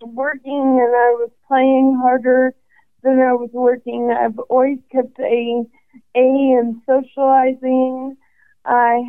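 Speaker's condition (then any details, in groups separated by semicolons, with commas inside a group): ALS; diagnosed at 27 after 18 months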